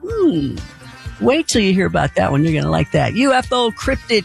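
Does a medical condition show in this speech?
No.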